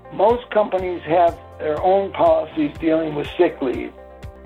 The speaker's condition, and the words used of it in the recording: No condition.